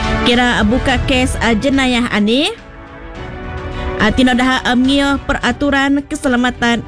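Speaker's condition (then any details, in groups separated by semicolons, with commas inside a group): No condition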